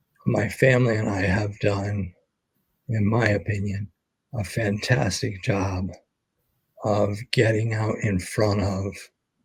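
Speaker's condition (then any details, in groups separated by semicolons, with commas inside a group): ALS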